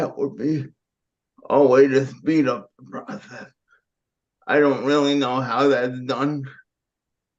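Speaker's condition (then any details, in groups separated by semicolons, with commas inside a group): Cerebral palsy; lifelong wheelchair use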